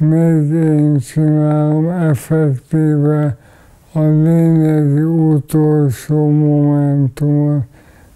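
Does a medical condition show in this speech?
Yes: ALS.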